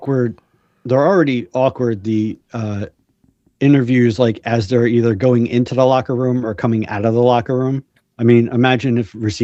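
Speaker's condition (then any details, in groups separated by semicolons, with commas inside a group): No condition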